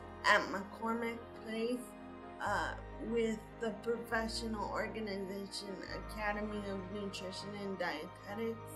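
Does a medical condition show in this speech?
Yes: cerebral palsy; from birth; diagnosed about age 5.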